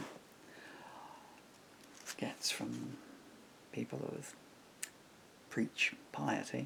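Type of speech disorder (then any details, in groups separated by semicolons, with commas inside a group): Severe bulbar dysarthria; progressive bulbar palsy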